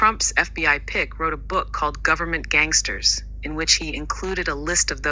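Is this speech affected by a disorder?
No.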